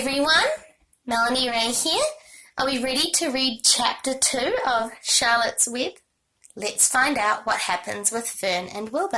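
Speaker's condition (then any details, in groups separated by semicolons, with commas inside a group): No condition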